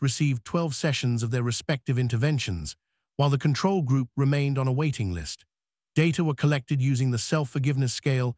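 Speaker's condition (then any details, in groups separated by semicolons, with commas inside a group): No condition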